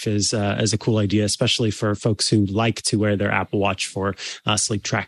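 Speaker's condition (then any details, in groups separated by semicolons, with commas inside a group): No condition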